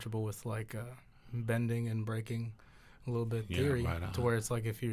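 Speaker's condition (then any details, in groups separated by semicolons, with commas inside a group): No condition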